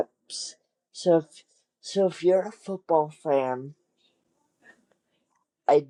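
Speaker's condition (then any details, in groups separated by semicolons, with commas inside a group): Cerebral palsy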